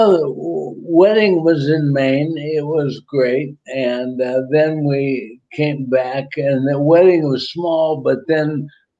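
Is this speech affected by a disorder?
Yes: ALS; about a year since diagnosis.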